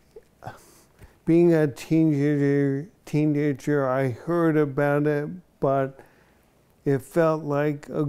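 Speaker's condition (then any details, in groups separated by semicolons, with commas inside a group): ALS; onset in one foot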